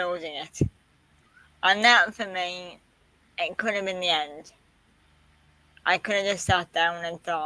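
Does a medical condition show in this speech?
Yes: quadriplegic cerebral palsy.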